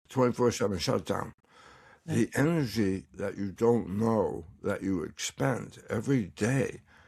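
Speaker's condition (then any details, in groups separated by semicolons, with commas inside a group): Tongue cancer; recovering, tongue exercises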